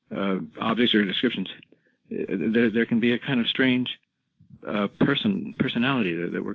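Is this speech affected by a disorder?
Yes: Parkinson's disease; rigidity-predominant form, never had tremors, gait mainly affected, diagnosed by neurologist, confirmed by drug response.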